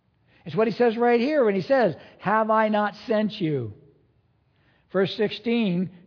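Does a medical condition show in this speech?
No.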